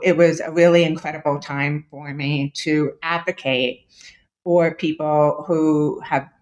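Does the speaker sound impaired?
Yes: deafness; congenital moderate-severe hearing loss, diagnosed as toddler, hearing aids, lip reading, Esteem implant plus cochlear implant; two cochlear implants after Esteem battery died at 10 years, permanently deaf without them.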